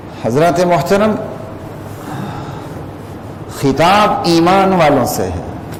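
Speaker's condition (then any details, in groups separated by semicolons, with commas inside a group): No condition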